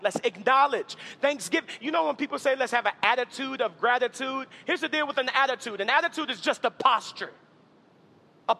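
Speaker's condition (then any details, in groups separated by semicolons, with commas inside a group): No condition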